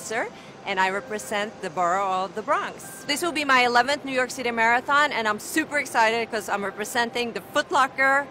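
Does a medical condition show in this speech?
No.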